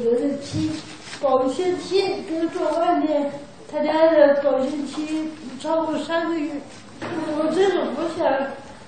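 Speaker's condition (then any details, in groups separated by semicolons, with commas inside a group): Cerebral palsy; cerebral palsy from birth, oxygen deprivation during breech delivery, unable to do farm work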